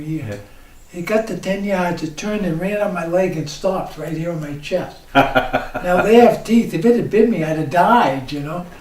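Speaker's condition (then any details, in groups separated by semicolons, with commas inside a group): ALS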